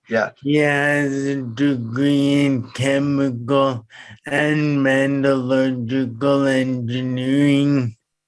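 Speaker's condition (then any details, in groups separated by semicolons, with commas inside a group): Traumatic brain injury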